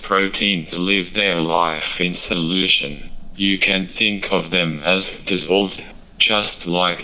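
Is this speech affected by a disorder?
Yes: motor neurone disease, through a speech-generating device; diagnosed about three years before recording, eye-gaze tracking device on tablet with computer-generated voice; communicates using eyes, eye-gaze tracking device mounted on tablet; speaks only through computer-generated voice controlled by eye gaze.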